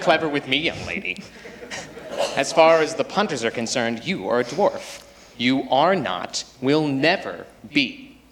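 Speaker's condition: No condition

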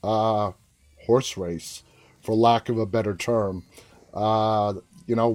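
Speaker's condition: No condition

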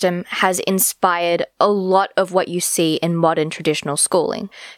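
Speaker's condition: No condition

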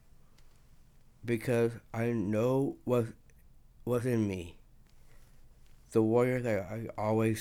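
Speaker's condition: Down syndrome; present from birth, extra chromosome

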